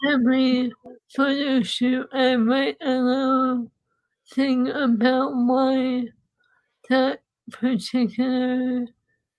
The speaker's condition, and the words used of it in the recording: ALS (motor neuron disease). And for a while, I was so convinced that I could not sing anymore.